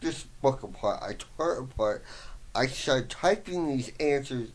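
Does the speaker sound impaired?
Yes: voice box damage, traumatic brain injury; voice box partially damaged by fireman's trach tube, traumatic brain injury from smoke inhalation in fire; difficulty talking, lost singing voice, slight speech impediment, listeners misjudge as mentally impaired.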